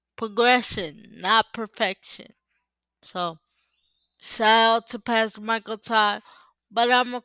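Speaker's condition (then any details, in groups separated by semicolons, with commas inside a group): Cerebral palsy; uses power wheelchair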